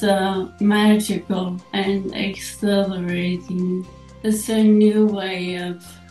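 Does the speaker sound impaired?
Yes: ALS; motor neurone disease, progressive muscle weakness, wheelchair user; 2.5 years since diagnosis, brainwave-controlled dancing avatar by Dentsu Lab, led by Naoki Tanaka.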